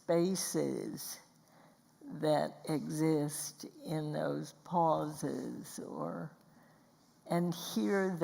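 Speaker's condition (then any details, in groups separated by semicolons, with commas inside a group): Spasmodic dysphonia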